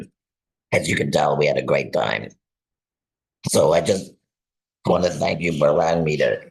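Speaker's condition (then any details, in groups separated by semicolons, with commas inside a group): Laryngectomy; total laryngectomy and glossectomy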